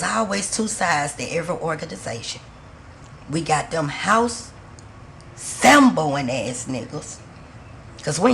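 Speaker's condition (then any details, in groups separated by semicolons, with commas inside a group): No condition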